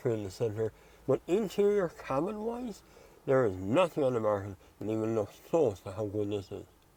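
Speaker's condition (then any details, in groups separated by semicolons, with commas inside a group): Mouth cancer surgery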